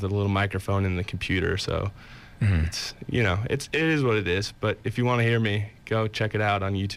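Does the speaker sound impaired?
No.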